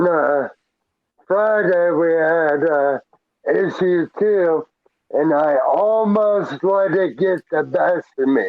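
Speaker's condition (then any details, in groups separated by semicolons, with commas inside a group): Traumatic brain injury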